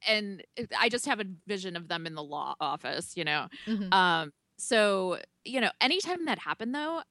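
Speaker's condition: No condition

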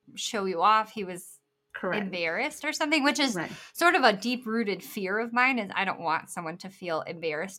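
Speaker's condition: Bilateral cleft lip and palate

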